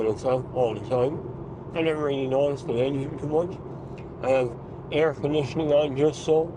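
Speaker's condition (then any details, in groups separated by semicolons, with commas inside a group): Mouth cancer; speech changed by cancer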